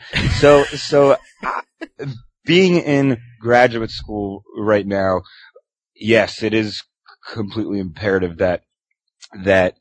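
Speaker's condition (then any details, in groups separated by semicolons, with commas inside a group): Stuttering; others judge whether stuttering or not; repeated words, blocks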